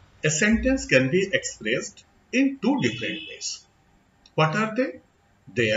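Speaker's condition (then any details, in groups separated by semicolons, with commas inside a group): No condition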